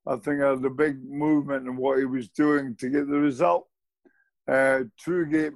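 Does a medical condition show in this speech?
Yes: motor neurone disease; still speaks, host calls speech eloquent.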